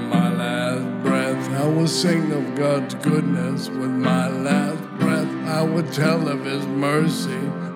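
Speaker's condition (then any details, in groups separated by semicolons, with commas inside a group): ALS; struggles with swallowing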